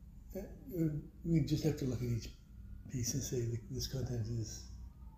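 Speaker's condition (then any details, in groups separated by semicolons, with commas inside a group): Parkinson's; voice weakened by Parkinson's, knee replaced after hardly walking, earlier taught from chair; voice went with Parkinson's, can still whisper, formerly whisper carried and was heard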